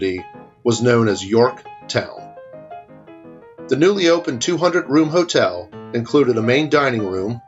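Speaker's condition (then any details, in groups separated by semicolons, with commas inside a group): No condition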